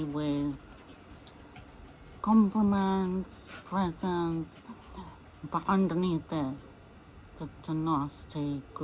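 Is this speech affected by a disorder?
Yes: MND; voice may be difficult to understand.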